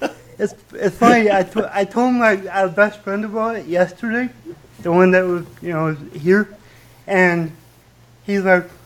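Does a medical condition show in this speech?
Yes: cerebral palsy with stutter; from birth, surgery on both femurs and right ankle at age 9, legs cut and twisted straighter, relearned walking; fairly significant stutter until recently, learned technique from YouTube video, fillers before known hard words, barely noticeable.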